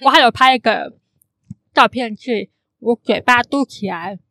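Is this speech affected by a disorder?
Yes: congenital hearing impairment; congenital cochlear underdevelopment, cochlea missing one turn, skull opened for cochlear implant (电子耳); intonation slightly different from typical speakers, can sound sing-song.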